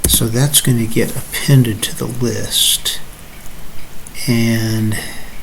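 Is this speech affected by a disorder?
No.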